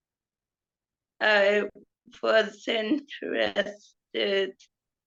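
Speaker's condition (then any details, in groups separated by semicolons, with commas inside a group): Cerebral palsy; affects speech and mobility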